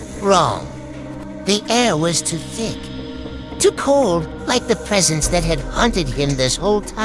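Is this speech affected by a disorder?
No.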